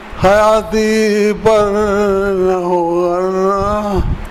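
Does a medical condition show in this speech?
Yes: difficulty speaking; self-reported difficulty speaking, keeps remarks brief, asks listeners to infer much from little.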